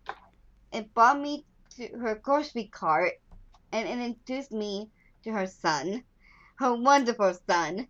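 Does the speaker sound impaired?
Yes: Down syndrome; lifelong.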